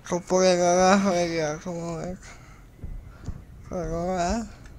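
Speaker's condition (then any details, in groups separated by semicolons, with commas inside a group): Cerebral palsy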